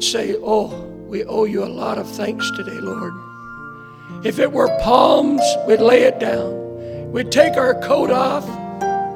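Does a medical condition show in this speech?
Yes: hoarseness after vocal cord surgery; second opinion sought.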